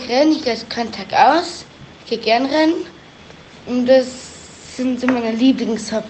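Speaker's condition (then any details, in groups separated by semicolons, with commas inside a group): Down syndrome; trisomy 21, congenital, chromosome 21 present three times; age 19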